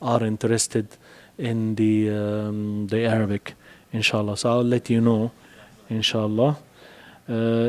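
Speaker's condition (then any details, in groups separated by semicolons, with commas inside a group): No condition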